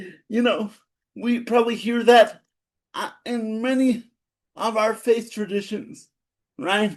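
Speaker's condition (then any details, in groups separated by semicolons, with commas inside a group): Cerebral palsy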